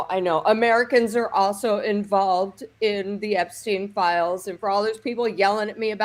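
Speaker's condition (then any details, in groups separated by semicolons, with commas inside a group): No condition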